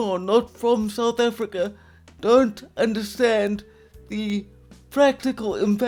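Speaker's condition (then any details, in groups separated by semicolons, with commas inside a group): Quadriplegic cerebral palsy, severe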